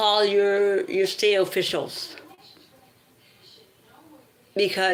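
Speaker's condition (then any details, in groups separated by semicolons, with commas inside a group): Cerebral palsy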